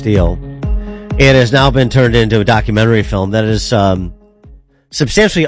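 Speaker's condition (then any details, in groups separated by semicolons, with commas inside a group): No condition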